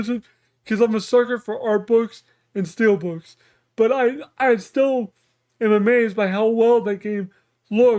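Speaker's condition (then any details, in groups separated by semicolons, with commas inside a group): Cerebral palsy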